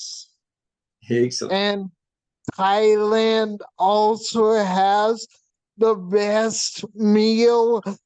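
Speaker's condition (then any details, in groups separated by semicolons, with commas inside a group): Hydrocephalus with shunt failure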